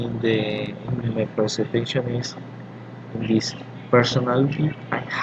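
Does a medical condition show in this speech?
No.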